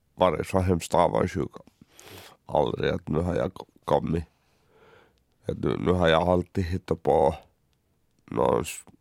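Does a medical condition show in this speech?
Yes: cerebral palsy; congenital, born two months premature at 1.69 kg, electric wheelchair user.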